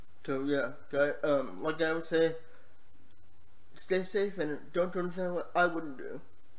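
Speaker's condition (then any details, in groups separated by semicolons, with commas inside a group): Cerebral palsy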